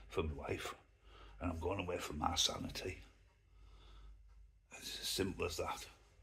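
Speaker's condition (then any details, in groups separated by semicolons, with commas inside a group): Myasthenia gravis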